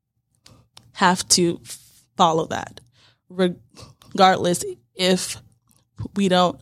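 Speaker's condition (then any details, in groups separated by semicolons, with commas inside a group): Stuttering; blocks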